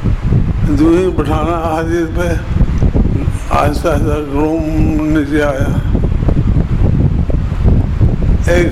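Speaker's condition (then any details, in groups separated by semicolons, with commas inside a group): Difficulty speaking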